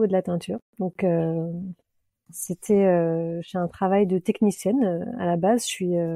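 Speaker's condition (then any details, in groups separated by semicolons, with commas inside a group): No condition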